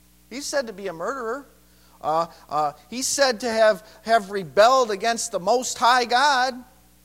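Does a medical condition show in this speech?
No.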